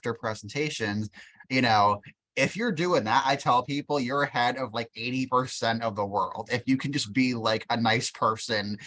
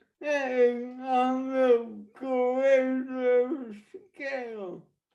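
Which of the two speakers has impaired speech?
The second: traumatic brain injury; acquired, caused by accident.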